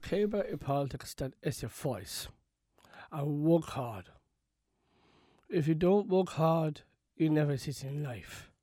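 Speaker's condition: Down syndrome; learned to talk

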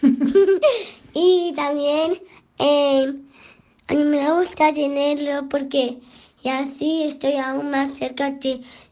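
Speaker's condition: Down syndrome; trisomy 21, extra chromosome in pair 21, genetic alteration, age 11

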